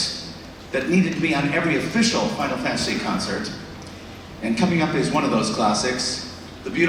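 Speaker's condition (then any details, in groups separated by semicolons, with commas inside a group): No condition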